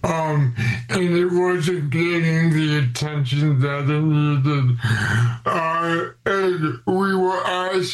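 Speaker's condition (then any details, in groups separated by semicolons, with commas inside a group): Cerebral palsy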